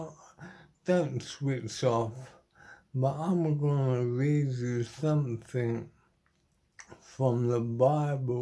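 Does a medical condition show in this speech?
Yes: motor neuron disease; terminal; body failing.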